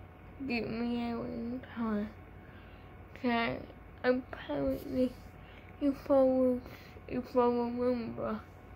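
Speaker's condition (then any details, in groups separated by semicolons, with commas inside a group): Cerebral palsy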